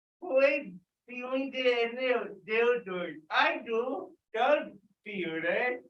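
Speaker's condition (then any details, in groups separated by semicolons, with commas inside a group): Cerebral palsy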